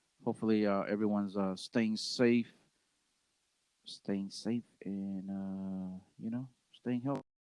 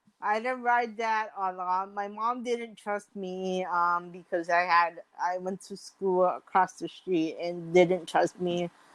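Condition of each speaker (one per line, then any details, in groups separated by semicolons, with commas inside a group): No condition
Mild cerebral palsy; mild, born prematurely, helmet and braces in childhood; can talk, big words hard to pronounce, childhood speech therapy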